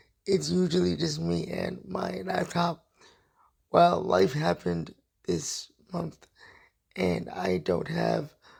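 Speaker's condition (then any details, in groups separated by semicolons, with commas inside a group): Cerebral palsy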